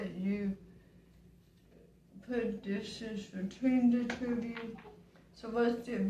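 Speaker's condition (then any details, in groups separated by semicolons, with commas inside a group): Throat cancer radiation damage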